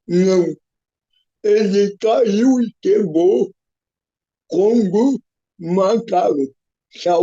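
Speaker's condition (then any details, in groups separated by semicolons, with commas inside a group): Cerebral palsy; physical disability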